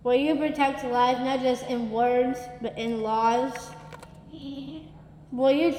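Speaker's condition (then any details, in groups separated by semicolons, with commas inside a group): Down syndrome; speech therapy from infancy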